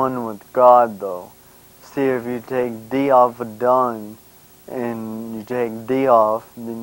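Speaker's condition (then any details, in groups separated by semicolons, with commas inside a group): Brain injury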